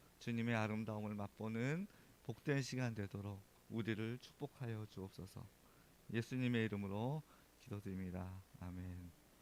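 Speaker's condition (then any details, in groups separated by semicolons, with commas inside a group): No condition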